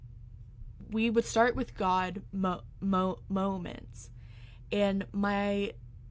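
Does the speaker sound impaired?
Yes: stuttering; fear of speaking in front of groups, school accommodations for presenting projects, found national stuttering association; many fears about speaking; here repeated sounds.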